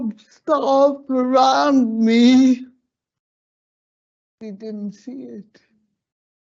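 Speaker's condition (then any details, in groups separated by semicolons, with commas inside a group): Slurred speech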